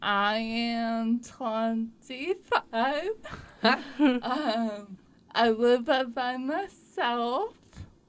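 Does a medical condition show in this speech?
Yes: cerebral palsy; walks without mobility aids at own slow pace, avoids injury, hikes; others have said talks funny, had speech therapy in past.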